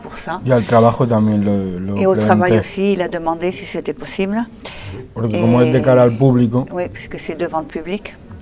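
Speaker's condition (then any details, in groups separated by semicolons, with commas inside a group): No condition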